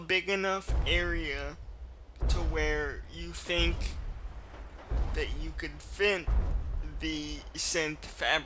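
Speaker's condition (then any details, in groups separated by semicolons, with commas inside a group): Cerebral palsy, mild; speech sometimes affected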